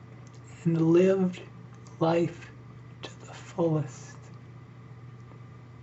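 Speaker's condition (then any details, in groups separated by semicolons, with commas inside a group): ALS; neurodegenerative, physical function lost; several years since diagnosis, end stage; breathing increasingly difficult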